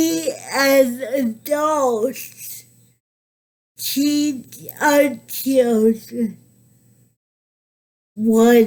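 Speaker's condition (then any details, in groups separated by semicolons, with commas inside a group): Cerebral palsy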